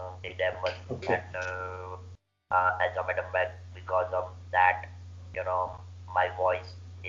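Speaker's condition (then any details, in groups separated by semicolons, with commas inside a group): Laryngeal cancer surgery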